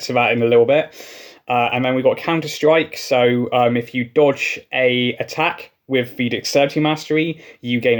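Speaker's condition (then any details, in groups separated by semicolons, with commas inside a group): No condition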